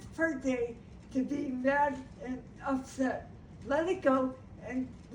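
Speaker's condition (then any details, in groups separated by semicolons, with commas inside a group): Brain injury; language and motor speech problems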